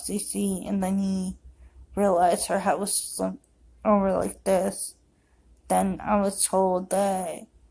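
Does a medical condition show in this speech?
Yes: cerebral palsy; affects walking.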